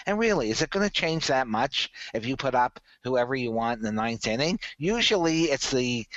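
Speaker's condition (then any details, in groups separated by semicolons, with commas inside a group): No condition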